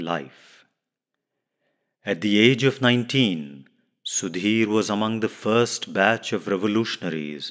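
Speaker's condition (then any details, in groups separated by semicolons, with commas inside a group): No condition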